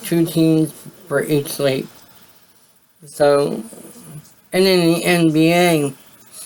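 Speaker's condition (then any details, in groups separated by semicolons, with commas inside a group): Cerebral palsy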